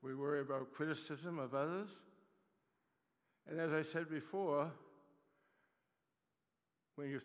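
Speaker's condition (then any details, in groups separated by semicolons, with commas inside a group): Parkinson's disease; Parkinson's attacks muscles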